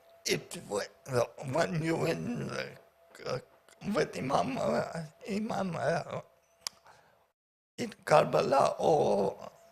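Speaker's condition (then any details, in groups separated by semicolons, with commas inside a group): Paraplegia with essential tremor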